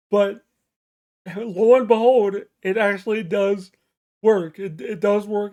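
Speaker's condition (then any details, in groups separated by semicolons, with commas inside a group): Cerebral palsy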